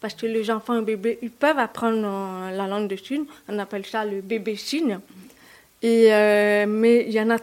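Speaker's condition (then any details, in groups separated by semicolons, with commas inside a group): Hard of hearing; uses sign language (LSF) for communication, would need an interpreter; did not fully understand the discussion, says LSF interpreters needed for information access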